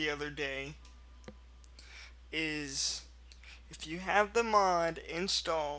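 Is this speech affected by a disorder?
Yes: cerebral palsy, mild.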